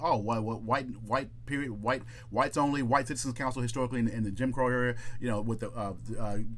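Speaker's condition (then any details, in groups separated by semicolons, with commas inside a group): Stutter; talks fast, believes others perceive him as stuttering yet articulate; repeated sounds, repeated words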